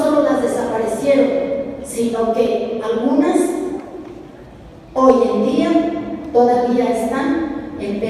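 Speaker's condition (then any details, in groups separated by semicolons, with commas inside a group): No condition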